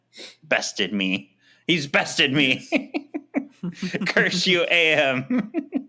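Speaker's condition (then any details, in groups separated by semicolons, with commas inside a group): No condition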